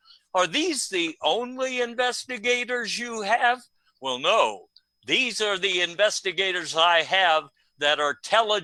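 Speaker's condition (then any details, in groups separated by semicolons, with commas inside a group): No condition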